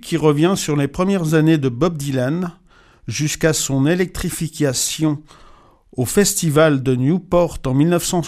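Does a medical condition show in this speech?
No.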